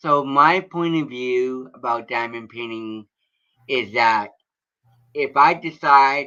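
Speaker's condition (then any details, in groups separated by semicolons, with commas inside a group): Cerebral palsy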